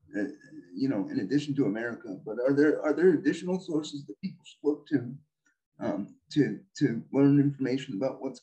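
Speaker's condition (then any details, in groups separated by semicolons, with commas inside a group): Cerebral palsy; full-time wheelchair user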